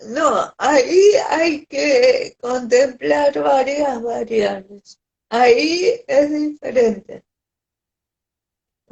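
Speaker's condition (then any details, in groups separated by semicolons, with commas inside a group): Cerebral palsy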